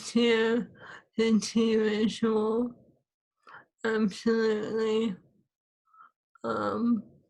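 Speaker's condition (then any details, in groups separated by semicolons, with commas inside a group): ALS; swallowing lost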